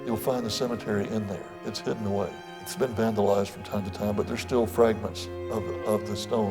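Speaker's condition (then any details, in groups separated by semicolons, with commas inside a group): No condition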